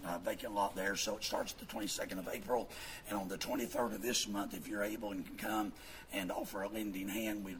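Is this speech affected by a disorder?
Yes: vocal fold paralysis, bilateral; speaks with false vocal folds; both vocal cords paralyzed, do not come together, move or vibrate, false folds compensate for voicing; voice worse than before, Kermit-the-Frog-like, irritating, pushes much air.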